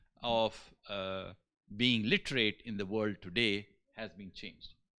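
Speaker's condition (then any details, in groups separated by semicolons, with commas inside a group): No condition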